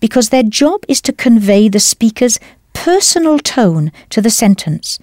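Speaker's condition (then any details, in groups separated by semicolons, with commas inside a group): No condition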